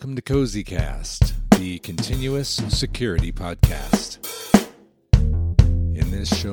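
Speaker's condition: No condition

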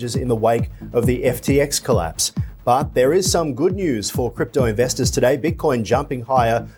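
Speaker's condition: No condition

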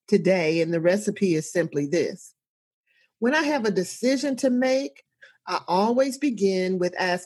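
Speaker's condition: No condition

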